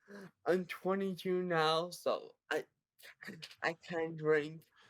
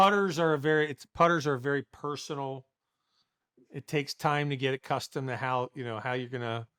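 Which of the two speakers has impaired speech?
The first: cerebral palsy; present from birth, severe; about 22 years since birth.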